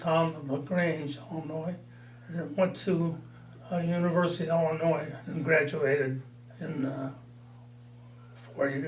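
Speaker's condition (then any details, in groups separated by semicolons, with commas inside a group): Parkinson's disease; mild, about four years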